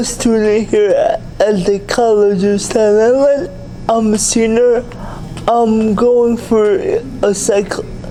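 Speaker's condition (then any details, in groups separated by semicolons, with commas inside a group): Cerebral palsy; able to speak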